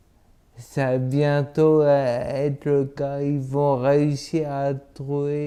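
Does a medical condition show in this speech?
Yes: multiple sclerosis; onset at 17, about 20 years, stabilized, monthly infusion.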